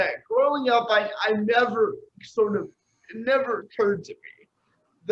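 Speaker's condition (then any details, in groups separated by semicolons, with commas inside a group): Cerebral palsy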